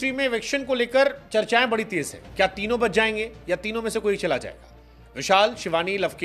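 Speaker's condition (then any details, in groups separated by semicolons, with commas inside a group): No condition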